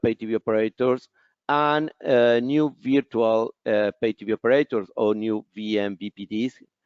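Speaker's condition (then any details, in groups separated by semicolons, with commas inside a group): No condition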